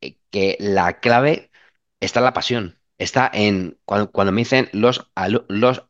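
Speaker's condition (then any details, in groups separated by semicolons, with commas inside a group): Stuttering; sometimes stutters more than usual in class, pauses, laughs it off; repeated sounds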